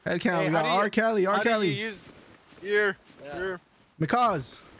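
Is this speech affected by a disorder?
No.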